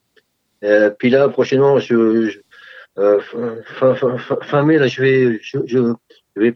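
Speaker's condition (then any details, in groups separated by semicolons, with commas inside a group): Parkinson's disease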